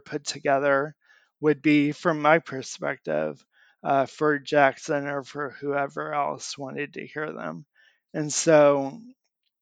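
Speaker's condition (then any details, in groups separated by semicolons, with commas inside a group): Amyotrophic lateral sclerosis; still able to speak, voice and message banking done for future speech loss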